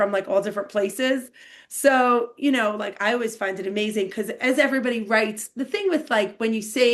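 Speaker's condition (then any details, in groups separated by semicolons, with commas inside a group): No condition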